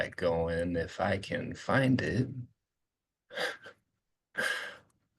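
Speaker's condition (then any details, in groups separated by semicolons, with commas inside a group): No condition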